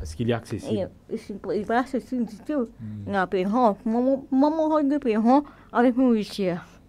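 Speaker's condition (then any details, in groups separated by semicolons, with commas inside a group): Cerebral palsy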